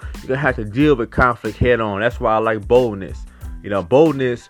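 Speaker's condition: No condition

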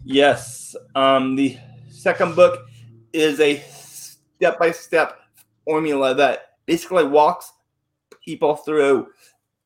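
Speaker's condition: Stuttering; stutter goes away when singing, singing felt like a therapy; prolonged sounds, blocks

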